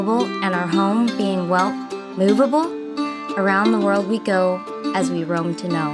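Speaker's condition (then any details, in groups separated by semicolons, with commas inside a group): No condition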